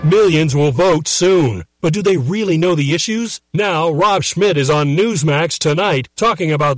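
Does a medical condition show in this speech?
No.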